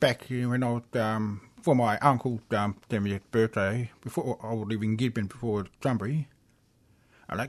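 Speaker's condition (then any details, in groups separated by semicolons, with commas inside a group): Hearing loss with cochlear implants; left 2-3 years later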